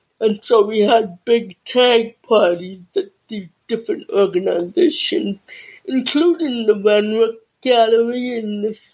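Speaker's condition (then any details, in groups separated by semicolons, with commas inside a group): Deafness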